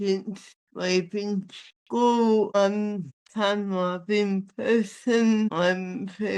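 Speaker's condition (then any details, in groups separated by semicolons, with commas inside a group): Athetoid spastic cerebral palsy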